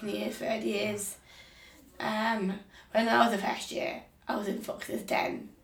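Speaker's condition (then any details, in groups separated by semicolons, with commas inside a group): Down syndrome; Down syndrome since birth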